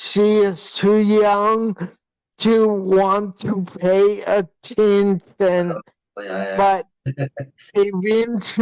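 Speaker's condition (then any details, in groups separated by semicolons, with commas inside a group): Hydrocephalus with shunt failure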